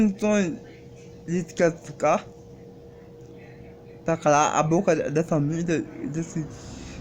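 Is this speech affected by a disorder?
Yes: cerebral palsy.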